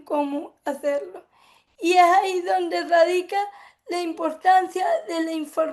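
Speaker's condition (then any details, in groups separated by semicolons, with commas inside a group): Cerebral palsy; from birth; affects speech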